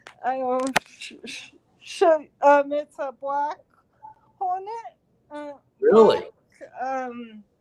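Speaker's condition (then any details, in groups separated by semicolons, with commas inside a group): Cerebral palsy; since birth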